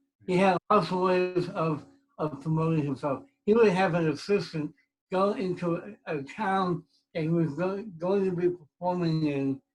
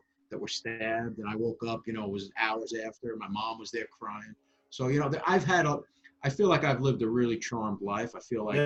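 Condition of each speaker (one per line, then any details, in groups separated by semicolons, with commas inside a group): Cerebral palsy; from birth; speech impediment
No condition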